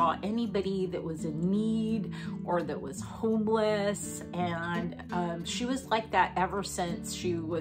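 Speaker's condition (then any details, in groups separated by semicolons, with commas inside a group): No condition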